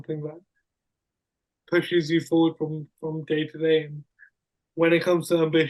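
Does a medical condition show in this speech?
Yes: cerebral palsy.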